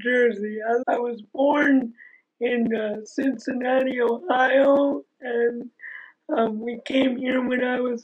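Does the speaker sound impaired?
Yes: Aicardi-Goutières syndrome; diagnosed at age 10, symptoms first thought to be cerebral palsy, ongoing medications; still able to speak, can put experiences into words.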